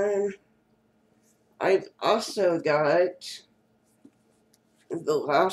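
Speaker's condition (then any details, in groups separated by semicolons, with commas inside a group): Cerebral palsy; first word not said quite right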